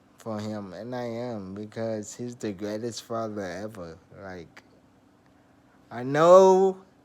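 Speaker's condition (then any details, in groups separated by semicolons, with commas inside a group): Traumatic brain injury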